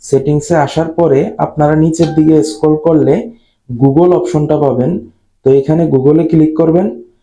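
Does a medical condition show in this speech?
No.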